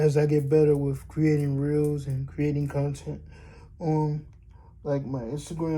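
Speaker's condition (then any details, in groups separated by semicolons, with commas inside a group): Cerebral palsy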